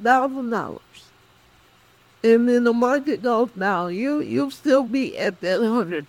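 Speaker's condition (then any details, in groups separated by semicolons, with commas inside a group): Cerebral palsy; cognition intact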